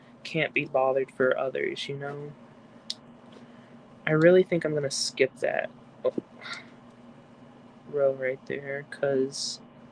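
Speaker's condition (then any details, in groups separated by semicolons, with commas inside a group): No condition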